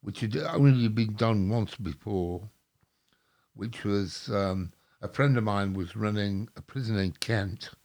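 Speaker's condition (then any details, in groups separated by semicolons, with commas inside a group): Stroke, mini stroke; slurring words a lot, people think drunk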